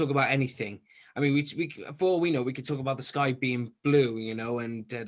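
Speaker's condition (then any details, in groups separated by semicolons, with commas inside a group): No condition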